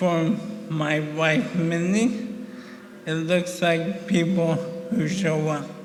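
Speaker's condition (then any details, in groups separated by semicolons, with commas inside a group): ALS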